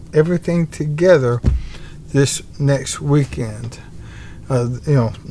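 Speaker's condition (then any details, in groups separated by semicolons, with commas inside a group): ALS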